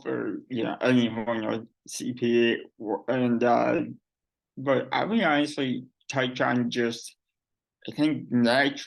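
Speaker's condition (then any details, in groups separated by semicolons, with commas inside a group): Cerebral palsy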